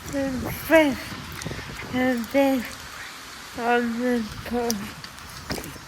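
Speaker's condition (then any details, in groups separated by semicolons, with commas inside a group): Cerebral palsy; from birth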